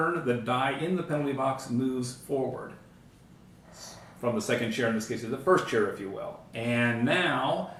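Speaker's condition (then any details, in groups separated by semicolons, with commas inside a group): No condition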